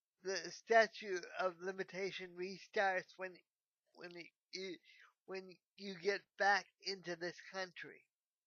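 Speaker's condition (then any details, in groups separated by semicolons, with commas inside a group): Cerebral palsy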